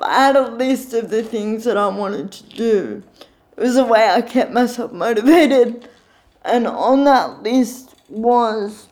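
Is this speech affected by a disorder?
Yes: cerebral palsy; neuromuscular, full-time wheelchair user, no walking, 7-year-old powered chair, types slowly with two pointer fingers.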